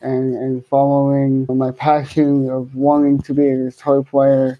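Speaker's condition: Cerebral palsy, hemiplegia

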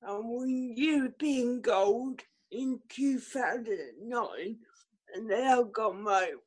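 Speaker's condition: Cerebral palsy; occupational therapy

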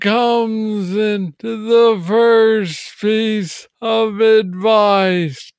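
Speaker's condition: Parkinson's disease, young onset; frequent doctor and pharmacy visits

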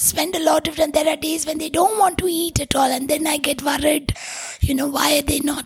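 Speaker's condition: Tracheostomy, vocal cords permanently constricted from smoke inhalation; multiple failed surgeries

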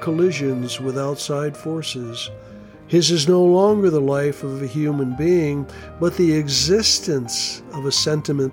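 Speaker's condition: No condition

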